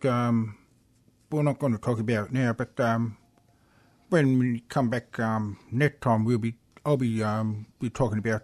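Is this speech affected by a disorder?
Yes: hearing loss with cochlear implants; right implant 10-11 years ago, left 2-3 years later, 4-hour operation, dead hair cells, formerly hearing aids; both implants, number seven model Bluetooth phone streaming, telecoil via Cochlear app, hears fridge motor; asks others to speak slowly, struggles when people talk quickly.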